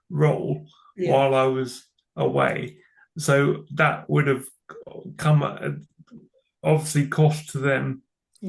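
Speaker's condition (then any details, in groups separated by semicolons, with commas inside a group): Cerebral palsy; from birth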